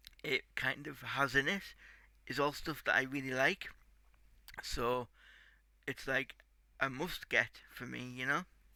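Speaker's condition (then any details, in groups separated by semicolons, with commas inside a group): Cerebral palsy; tight muscles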